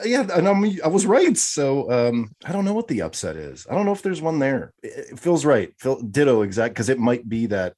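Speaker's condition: No condition

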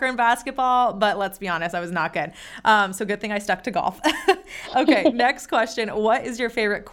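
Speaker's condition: No condition

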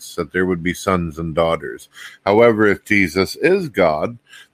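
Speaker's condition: No condition

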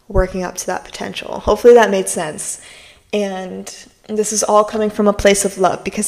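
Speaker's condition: No condition

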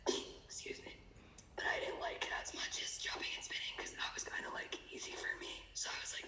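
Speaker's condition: Laryngeal papillomatosis; recurring small papillomas growing in airway, periodic laser surgery to keep airway open; laser surgery to remove papillomas about a week ago; papillomas can block airway completely if not removed

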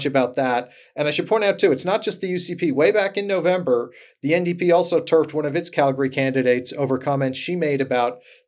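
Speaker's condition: No condition

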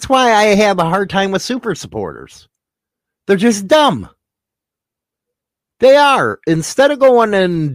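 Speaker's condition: No condition

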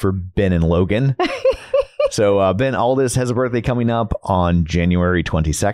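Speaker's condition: No condition

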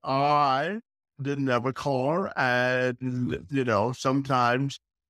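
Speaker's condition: Cerebral palsy; born three months premature

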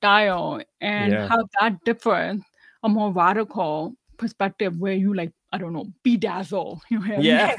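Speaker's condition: Deafness, severe

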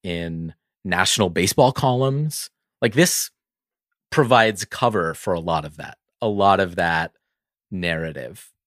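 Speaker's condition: No condition

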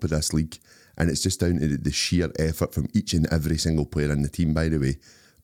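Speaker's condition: No condition

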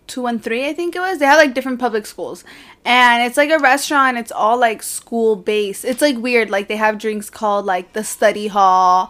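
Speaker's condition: No condition

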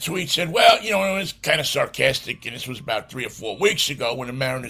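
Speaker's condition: No condition

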